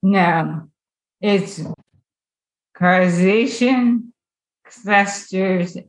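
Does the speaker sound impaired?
Yes: ALS; voice changed, can no longer sing or perform, voice banked.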